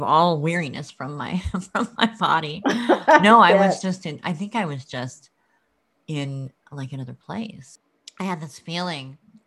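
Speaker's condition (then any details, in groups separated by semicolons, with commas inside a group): Cleft lip and palate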